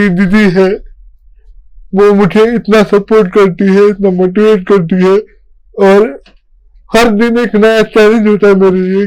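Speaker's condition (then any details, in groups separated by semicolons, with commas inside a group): Cerebral palsy; since childhood; voice not clear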